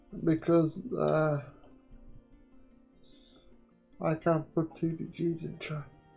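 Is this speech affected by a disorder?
Yes: quadriplegic cerebral palsy; uses one hand.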